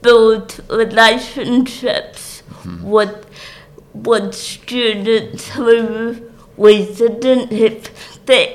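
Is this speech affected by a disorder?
Yes: cerebral palsy; born with cerebral palsy, damage to brain area controlling muscle and movement, childhood physiotherapy and speech therapy, stopped at intermediate; uses wheelchair, difficulty with coordination; speech obviously affected.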